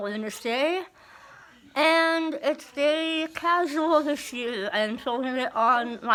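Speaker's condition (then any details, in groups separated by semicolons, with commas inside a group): Moebius syndrome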